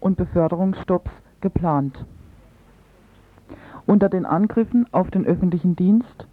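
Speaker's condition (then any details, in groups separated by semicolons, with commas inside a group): No condition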